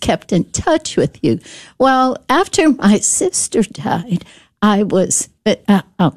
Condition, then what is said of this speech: Spasmodic dysphonia. But they understand that I have this voice problem.